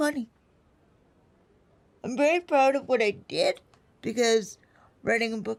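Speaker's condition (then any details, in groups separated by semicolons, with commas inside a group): Spastic quadriplegic cerebral palsy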